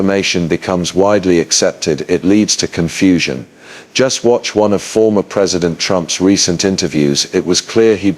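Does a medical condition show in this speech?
No.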